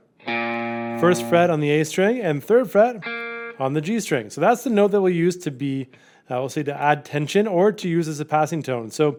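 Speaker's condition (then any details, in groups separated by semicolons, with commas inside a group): No condition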